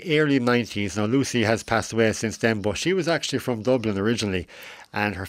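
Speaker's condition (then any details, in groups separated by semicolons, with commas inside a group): Cleft lip and palate; adult, age 41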